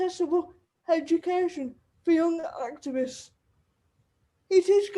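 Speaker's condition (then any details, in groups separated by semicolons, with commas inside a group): Cerebral palsy; wheelchair user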